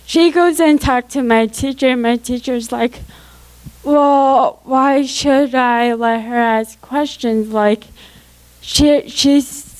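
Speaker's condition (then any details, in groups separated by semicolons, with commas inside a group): Cerebral palsy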